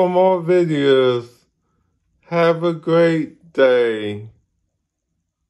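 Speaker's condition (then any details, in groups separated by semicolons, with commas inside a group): Ataxic cerebral palsy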